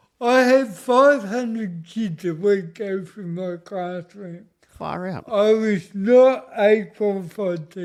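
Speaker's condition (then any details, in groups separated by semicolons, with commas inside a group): Cerebral palsy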